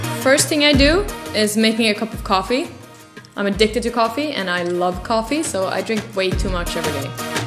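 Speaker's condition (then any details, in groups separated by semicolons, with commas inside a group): No condition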